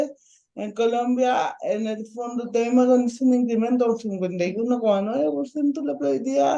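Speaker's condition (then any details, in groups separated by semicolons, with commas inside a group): Ataxic cerebral palsy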